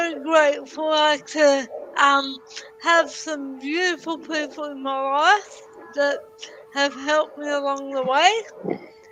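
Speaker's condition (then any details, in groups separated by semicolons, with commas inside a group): Cerebral palsy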